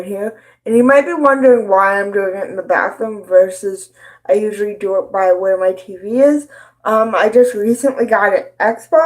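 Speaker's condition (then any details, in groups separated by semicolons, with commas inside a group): Cerebral palsy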